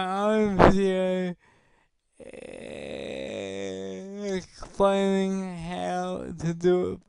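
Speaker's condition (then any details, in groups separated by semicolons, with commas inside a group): Cerebral palsy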